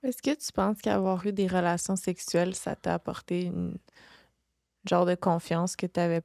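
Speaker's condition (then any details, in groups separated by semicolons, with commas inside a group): No condition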